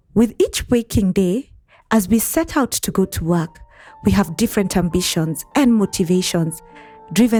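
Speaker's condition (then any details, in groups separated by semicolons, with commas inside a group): No condition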